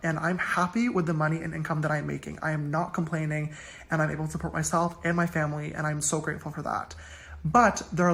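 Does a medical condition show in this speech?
No.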